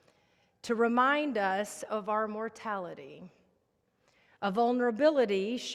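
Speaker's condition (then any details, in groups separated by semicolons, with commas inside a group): No condition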